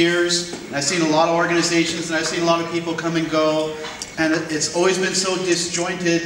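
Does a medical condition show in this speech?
No.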